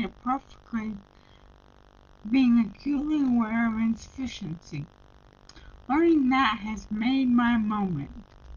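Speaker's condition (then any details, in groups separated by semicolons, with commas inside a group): Brain injury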